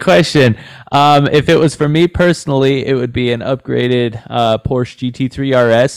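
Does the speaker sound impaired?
No.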